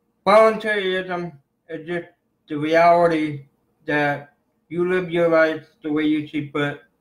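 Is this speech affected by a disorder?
Yes: cerebral palsy.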